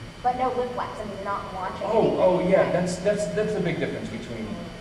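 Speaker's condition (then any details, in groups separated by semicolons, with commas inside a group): No condition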